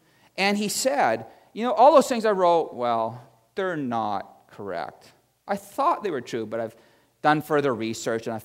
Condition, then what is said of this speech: None; typical speech.